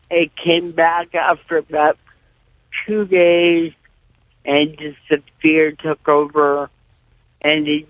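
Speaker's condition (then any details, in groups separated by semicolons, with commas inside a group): Cerebral palsy, severe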